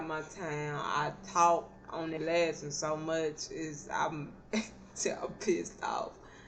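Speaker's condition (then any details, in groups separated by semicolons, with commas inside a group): Cerebral palsy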